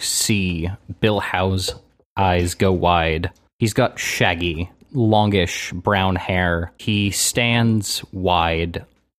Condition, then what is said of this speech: No condition.